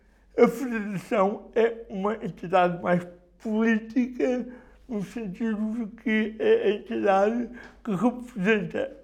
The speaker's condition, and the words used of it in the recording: Cerebral palsy. Eu próprio não me reconheço na minha voz gravada.